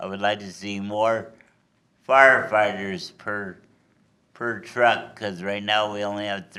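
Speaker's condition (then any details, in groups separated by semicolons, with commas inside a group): Cerebral palsy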